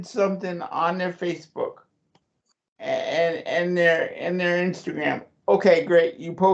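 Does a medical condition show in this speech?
Yes: cerebral palsy; voice goes up and down.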